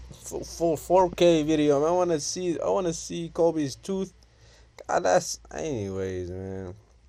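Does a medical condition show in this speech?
No.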